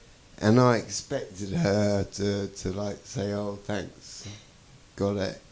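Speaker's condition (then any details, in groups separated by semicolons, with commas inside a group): Traumatic brain injury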